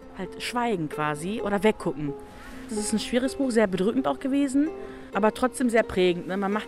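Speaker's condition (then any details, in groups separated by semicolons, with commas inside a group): No condition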